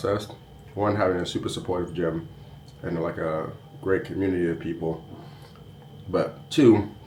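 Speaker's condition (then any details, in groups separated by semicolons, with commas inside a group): No condition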